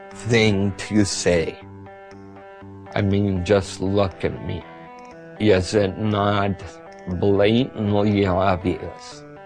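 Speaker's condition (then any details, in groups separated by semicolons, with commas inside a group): Multiple sclerosis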